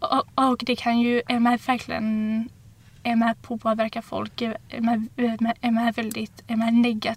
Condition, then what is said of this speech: Stuttering. Men det kan ju kännas väldigt osäkert att aldrig veta hur talet kommer gå eller kännas.